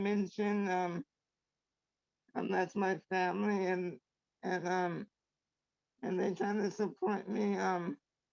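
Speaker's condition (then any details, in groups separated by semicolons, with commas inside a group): Traumatic brain injury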